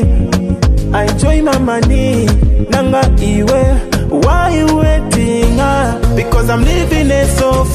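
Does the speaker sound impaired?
No.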